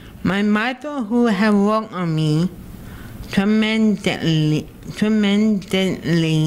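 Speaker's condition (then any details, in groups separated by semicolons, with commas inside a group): Acquired brain injury; car accident at eight months old; had speech therapy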